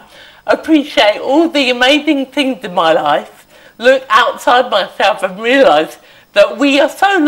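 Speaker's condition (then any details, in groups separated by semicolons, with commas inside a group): Cerebral palsy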